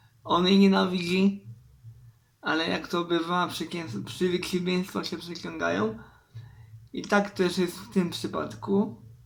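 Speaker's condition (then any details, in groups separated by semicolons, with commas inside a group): Cerebral palsy; uses wheelchair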